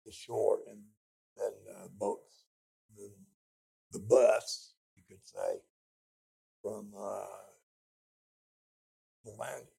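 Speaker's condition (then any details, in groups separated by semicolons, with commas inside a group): Speech impediment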